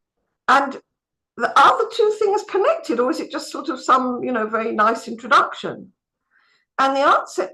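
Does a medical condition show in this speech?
No.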